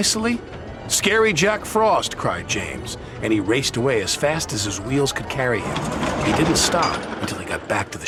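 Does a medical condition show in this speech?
No.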